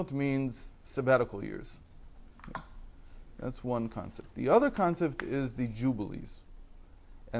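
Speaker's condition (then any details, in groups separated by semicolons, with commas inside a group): No condition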